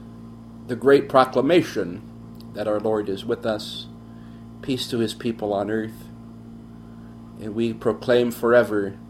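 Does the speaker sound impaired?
No.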